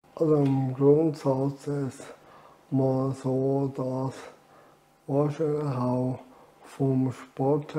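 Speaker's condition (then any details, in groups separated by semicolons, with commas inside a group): Amyotrophic lateral sclerosis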